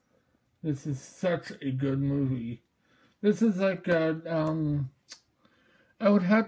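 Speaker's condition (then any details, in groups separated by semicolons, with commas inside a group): Mobius syndrome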